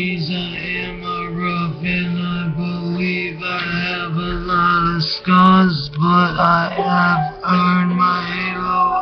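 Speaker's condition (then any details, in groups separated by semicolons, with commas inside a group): Brain injury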